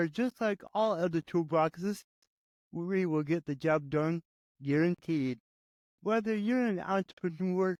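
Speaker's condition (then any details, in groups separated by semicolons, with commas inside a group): Cerebral palsy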